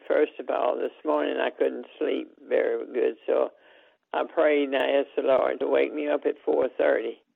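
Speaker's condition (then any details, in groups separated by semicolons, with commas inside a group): Parkinson's disease; age 85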